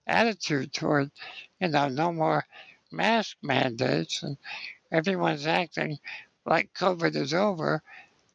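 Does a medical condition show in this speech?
Yes: spinal muscular atrophy; present from birth, muscle weakness, lifelong wheelchair use.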